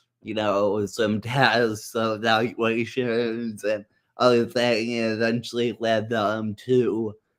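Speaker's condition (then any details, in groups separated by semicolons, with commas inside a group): Muscular dystrophy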